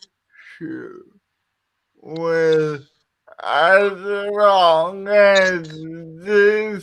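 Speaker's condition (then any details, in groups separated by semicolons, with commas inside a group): Cerebral palsy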